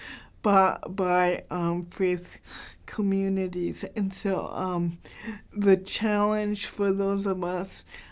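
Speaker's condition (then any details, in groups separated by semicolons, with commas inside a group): Cerebral palsy; very mild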